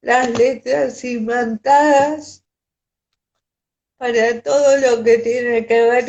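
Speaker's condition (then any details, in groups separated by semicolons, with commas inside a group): Cerebral palsy; respiratory arrest at birth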